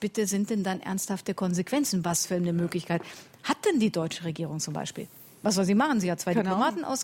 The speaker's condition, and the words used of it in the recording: None; typical speech.